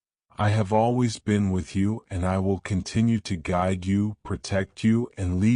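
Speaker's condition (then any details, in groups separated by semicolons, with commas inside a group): No condition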